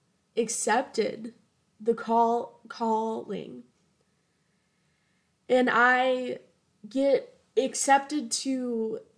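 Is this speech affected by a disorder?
Yes: stuttering; present since at least high school, only one in family who stutters; stutter much worse when starting current youth pastor job, slowly doing more phone calls; gets stuck on words, m and d sounds hard, speaking exhausting, more fear when listener cannot see; here repeated sounds, prolonged sounds.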